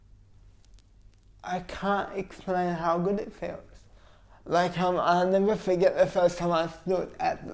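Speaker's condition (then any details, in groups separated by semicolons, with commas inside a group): Cerebral palsy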